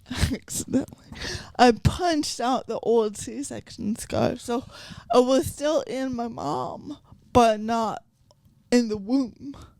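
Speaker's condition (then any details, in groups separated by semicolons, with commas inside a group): Cerebral palsy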